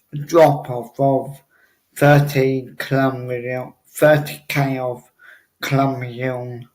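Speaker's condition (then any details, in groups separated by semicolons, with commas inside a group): Cerebral palsy; obvious speech impediment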